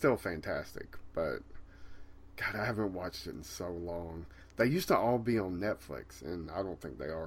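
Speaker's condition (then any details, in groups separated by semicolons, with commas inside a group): No condition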